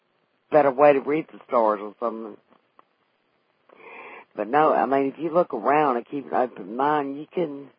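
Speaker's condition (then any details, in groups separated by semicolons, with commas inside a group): Vocal cord paralysis after stroke; wheelchair user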